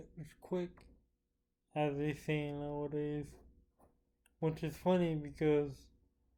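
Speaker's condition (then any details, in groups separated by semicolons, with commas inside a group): Cerebral palsy; with developmental delay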